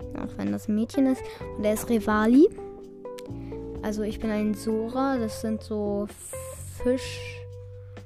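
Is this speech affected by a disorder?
No.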